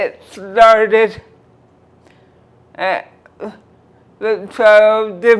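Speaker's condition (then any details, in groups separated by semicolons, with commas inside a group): Cerebral palsy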